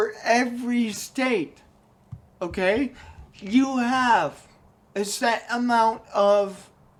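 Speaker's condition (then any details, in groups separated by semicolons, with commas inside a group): Cerebral palsy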